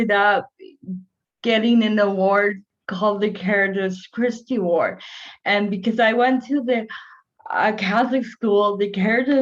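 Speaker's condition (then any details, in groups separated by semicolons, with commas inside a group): Cerebral palsy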